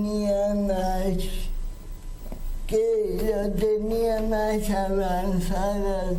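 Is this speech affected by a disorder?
Yes: cerebral palsy; speaks with difficulty.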